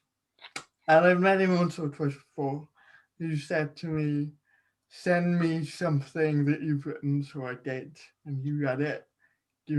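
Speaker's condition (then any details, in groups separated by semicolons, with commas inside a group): Cerebral palsy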